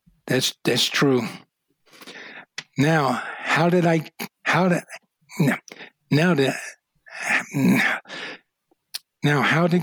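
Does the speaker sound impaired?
Yes: aphasia after stroke; aphasia from severe left-brain stroke, right arm weakened then improved, vision damaged, cannot drive; chronic aphasia, ongoing speech therapy via telehealth with Karen Pingle since third day after stroke; early only yes and no, wrong-word substitutions, poor comprehension; now long fluent talk, repetitions, restarts.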